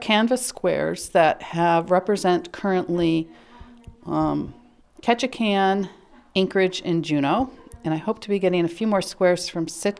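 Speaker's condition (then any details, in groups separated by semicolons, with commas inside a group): No condition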